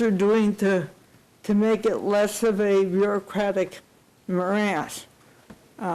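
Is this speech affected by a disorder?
Yes: cerebral palsy; unable to type.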